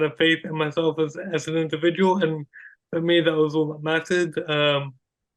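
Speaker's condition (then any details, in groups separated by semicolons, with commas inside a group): Cerebral palsy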